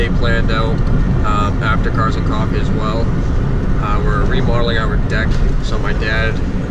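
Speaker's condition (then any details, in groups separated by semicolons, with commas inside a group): No condition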